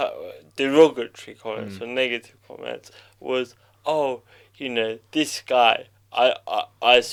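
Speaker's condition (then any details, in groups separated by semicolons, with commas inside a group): Cerebral palsy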